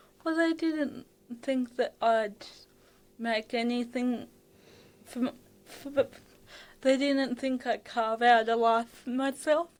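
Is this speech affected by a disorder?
Yes: cerebral palsy (athetoid); fatigue.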